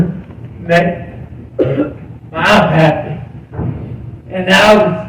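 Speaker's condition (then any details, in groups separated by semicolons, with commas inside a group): Cerebral palsy; present from birth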